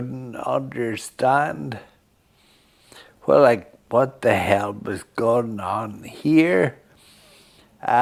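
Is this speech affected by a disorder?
Yes: Friedreich's ataxia.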